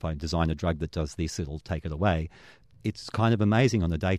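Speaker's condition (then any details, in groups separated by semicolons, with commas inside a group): No condition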